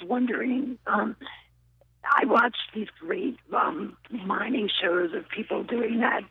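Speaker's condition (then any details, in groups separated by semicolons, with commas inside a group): Voice disorder; voice affected, apologizes for voice, asks if audible, host hears her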